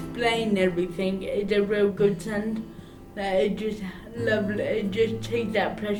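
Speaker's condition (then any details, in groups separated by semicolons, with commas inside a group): Cerebral palsy; arm tremors; needs support at home and work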